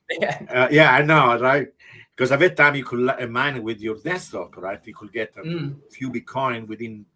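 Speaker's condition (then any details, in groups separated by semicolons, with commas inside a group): No condition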